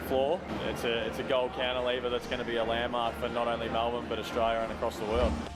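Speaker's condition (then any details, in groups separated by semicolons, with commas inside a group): No condition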